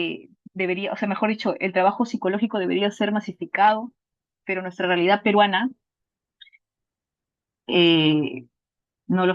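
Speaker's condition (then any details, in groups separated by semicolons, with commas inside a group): No condition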